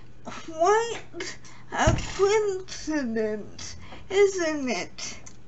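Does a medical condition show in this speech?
Yes: cerebral palsy; premature birth.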